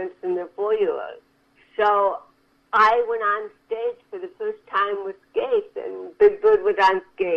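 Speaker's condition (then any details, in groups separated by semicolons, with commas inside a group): Cerebral palsy; from birth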